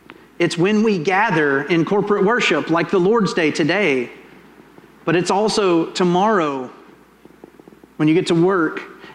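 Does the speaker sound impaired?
No.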